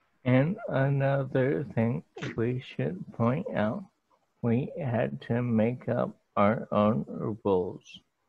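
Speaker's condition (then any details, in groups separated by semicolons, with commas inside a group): ALS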